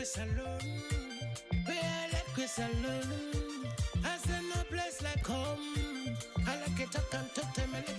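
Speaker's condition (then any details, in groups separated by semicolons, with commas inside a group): No condition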